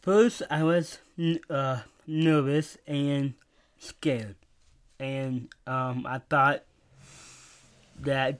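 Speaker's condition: Down syndrome

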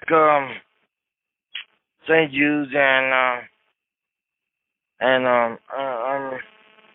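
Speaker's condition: Cerebral palsy; wheelchair user

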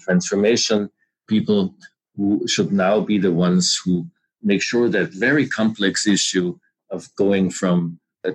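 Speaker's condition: No condition

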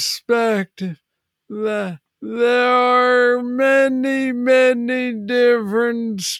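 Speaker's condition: Parkinson's disease, young onset; Parkinson's disease diagnosed at age 35, earlier knee surgery with physical therapy; clear on good days, slurred words when off, intelligibility varies between episodes

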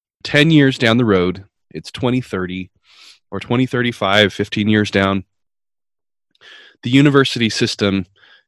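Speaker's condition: No condition

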